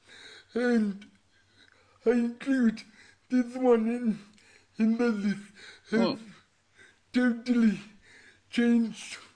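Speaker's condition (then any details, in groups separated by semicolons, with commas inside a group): Cerebral palsy; born 12 weeks premature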